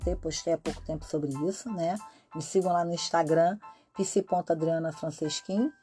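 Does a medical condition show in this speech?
No.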